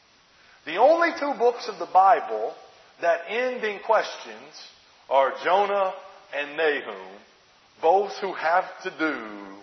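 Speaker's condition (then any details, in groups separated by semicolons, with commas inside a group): No condition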